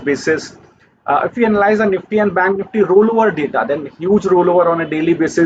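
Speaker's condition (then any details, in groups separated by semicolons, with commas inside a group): No condition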